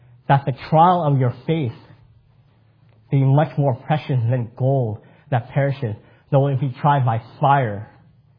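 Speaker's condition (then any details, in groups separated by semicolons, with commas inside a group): Cleft palate; congenital cleft palate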